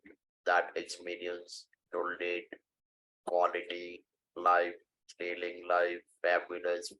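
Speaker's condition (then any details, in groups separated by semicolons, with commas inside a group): Stage IV larynx cancer; surgery cost natural voice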